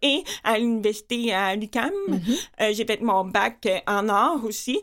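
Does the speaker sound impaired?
Yes: profound deafness with cochlear implant, congenital; born 100% deaf, cochlear implant by Dr. Ferron at Hôtel-Dieu de Québec, cochlear electrodes, external magnet; audiologist adjusts implant every 2 years, lip-reads to confirm, misses fast group talk, phone calls hard.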